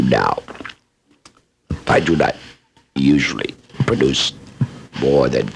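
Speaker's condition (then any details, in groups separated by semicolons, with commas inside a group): Laryngectomy, oesophageal; larynx removed, esophageal voice; different pitch, low volume, exaggerated lip movements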